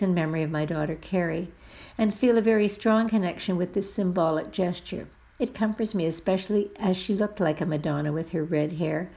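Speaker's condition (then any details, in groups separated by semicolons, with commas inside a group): No condition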